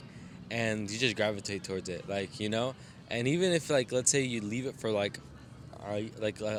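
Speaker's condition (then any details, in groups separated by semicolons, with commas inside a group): No condition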